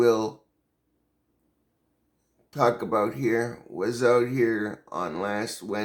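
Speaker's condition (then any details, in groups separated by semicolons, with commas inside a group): Cerebral palsy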